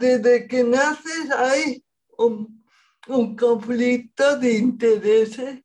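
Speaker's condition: Cerebral palsy; present at least 40 years

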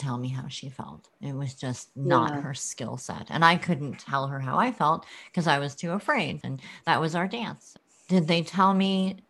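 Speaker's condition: Cleft lip and palate

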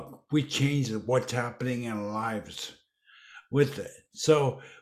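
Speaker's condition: Dysarthria; ruptured brain aneurysm then massive stroke two weeks later

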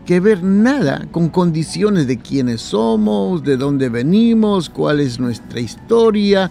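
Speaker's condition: No condition

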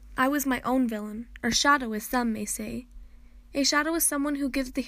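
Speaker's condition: No condition

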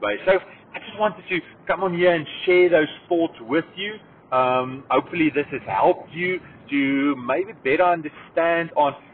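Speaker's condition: No condition

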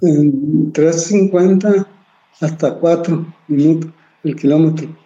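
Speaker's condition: Parkinson's disease; visible tremor, involuntary movements during recording

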